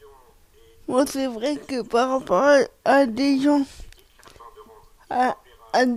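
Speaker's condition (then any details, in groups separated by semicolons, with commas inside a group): Cerebral palsy; cerebral palsy from lack of oxygen at birth, all motor function damaged, cognition intact, wheelchair user; speech and expression disability, articulation on radio needs considerable effort and concentration, slight stumbling on early questions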